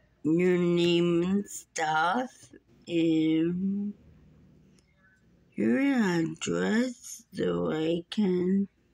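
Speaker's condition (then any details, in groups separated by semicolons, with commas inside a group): Muscular dystrophy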